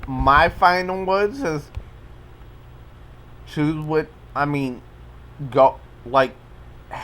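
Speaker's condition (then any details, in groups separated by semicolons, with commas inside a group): Cerebral palsy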